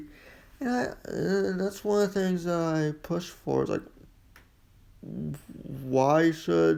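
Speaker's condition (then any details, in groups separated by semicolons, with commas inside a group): Quadriplegic cerebral palsy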